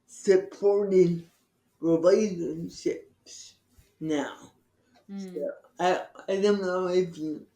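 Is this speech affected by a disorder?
Yes: cerebral palsy; from birth.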